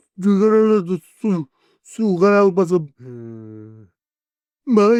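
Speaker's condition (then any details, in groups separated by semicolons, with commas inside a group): Cerebral palsy; 40 years with condition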